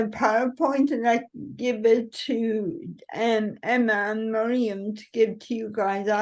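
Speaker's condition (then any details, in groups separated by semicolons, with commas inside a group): Cerebral palsy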